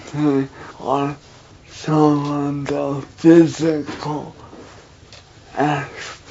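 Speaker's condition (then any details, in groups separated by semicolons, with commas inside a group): Traumatic brain injury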